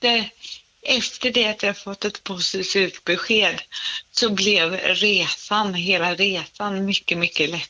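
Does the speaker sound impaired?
Yes: cerebral palsy; congenital, motor function affected throughout body, walks and stands, somewhat poorer balance; speech slightly affected.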